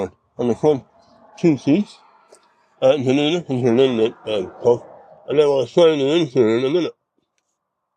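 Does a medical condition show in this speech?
Yes: mouth cancer surgery.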